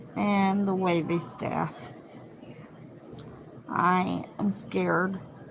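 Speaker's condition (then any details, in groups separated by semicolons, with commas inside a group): Cerebral palsy; severe scoliosis, Hoyer lift transfers; age 33, care facility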